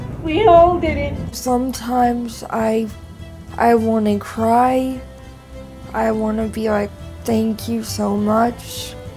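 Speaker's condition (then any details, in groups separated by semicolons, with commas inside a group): Cerebral palsy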